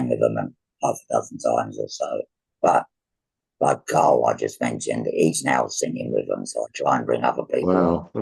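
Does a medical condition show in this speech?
Yes: laryngectomy for laryngeal cancer.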